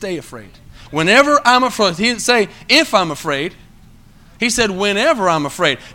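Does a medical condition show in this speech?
No.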